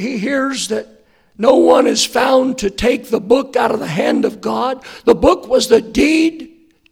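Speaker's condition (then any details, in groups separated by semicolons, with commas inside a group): Hoarseness after vocal cord surgery; hoarse voice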